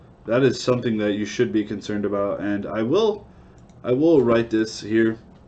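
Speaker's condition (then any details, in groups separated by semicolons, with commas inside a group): No condition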